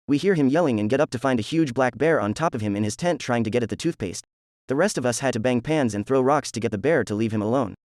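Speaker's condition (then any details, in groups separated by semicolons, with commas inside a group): No condition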